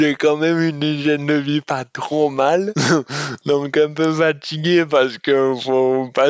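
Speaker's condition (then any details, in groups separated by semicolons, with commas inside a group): Dystonia; speech disorder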